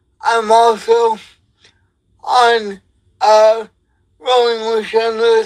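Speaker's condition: Cerebral palsy; aphasia

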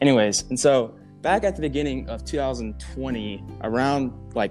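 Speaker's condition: No condition

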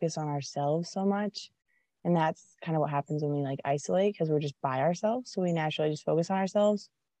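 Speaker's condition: No condition

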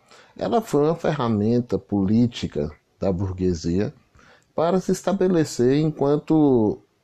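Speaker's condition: No condition

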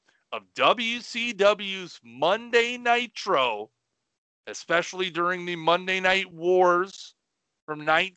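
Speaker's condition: No condition

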